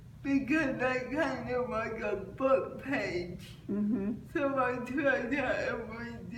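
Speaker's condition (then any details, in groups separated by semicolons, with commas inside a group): Cerebral palsy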